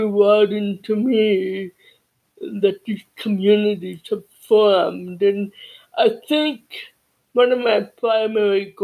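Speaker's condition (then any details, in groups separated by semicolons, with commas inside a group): Cerebral palsy; from birth, deaf in both ears; childhood speech therapy, lip reading training to improve speech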